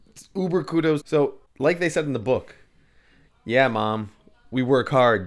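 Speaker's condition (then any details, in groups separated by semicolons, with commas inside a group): No condition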